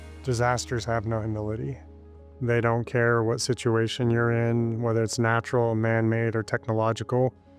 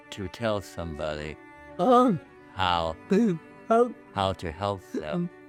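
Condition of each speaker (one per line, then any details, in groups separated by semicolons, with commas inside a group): No condition
Muscular dystrophy; cannot walk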